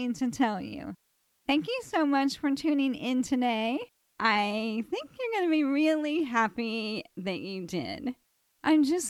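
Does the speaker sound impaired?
Yes: ALS; voice changing and declining.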